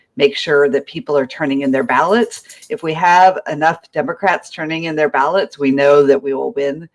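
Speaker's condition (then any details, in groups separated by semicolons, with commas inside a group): No condition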